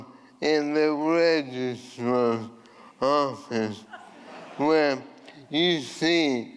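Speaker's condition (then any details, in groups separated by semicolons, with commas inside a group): ALS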